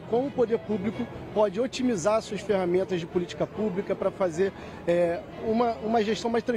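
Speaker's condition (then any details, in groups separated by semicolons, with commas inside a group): No condition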